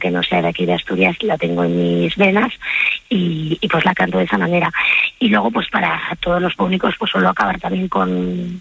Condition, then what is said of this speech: Vocal nodules. Imitar a Joaquín Sabina con esta voz siempre está bien, claro, claro.